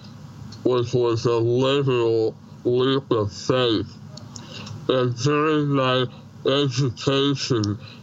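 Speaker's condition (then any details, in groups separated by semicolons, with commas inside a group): Treacher Collins syndrome, severe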